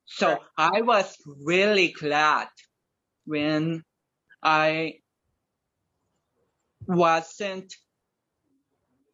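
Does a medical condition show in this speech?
Yes: cerebral palsy; cause: slightly wrapped around neck, affects balance, speech, coordination, childhood walker, wheelchair, crutches, leg braces, helmet, frequent falls.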